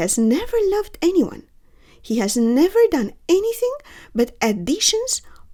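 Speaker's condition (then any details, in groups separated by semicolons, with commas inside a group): No condition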